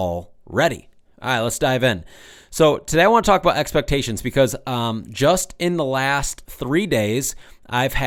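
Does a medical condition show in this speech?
No.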